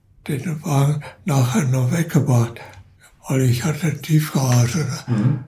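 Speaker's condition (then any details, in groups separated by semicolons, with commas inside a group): Parkinson's disease; could not speak properly during earlier sudden spinning vertigo episode, caller noticed voice, ambulance called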